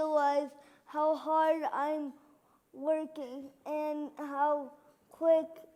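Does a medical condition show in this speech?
Yes: cerebral palsy.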